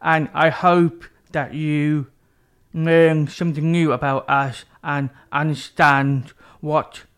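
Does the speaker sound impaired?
Yes: deafness with cochlear implants; unclear speech as child, cochlear implants switched on at age 11, also uses sign language; age 26, hears nearby sounds not distant, therapy with Sarah using computer mouth-shape display ended; speaks clearly to hearing people, still struggles with s.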